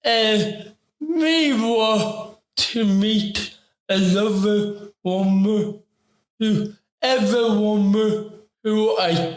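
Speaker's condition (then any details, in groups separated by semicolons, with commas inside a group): Ataxic cerebral palsy; affects talking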